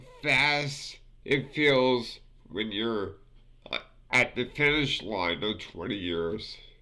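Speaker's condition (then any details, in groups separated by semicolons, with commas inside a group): Multiple sclerosis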